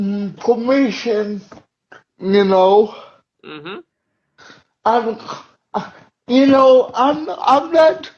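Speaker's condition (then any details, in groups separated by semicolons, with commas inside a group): Cerebral palsy; uses wheelchair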